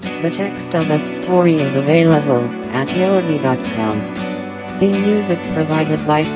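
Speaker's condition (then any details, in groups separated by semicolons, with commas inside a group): No condition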